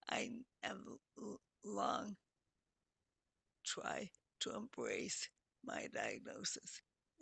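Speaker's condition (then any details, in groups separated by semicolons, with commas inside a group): Multiple sclerosis; losing her voice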